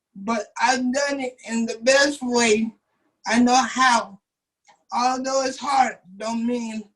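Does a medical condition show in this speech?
Yes: cerebral palsy; uses wheelchair.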